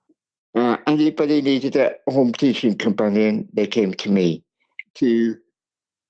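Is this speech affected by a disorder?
Yes: cerebral palsy.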